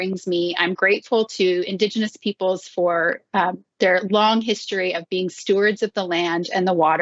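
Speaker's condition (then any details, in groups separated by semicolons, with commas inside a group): No condition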